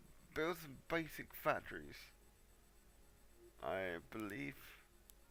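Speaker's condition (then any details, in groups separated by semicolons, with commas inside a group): Cerebral palsy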